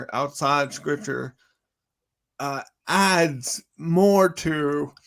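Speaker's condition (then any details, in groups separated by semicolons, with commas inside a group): Cerebral palsy; from birth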